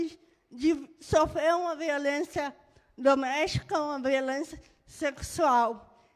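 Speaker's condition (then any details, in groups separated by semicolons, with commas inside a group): Cerebral palsy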